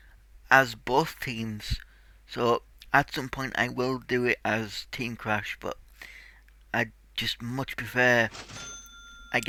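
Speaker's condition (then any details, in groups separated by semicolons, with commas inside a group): Cerebral palsy; tight muscles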